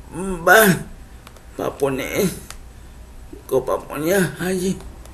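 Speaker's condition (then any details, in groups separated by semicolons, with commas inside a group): Cerebral palsy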